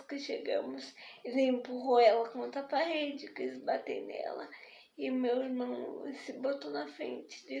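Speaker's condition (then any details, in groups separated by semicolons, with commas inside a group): Spastic diplegic cerebral palsy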